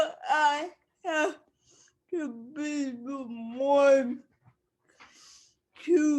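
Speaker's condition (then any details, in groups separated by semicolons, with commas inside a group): Cerebral palsy; speech affected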